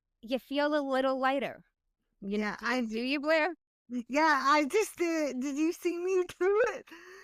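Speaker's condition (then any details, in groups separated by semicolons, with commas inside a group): Cerebral palsy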